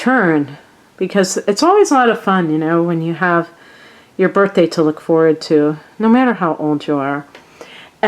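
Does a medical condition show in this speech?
No.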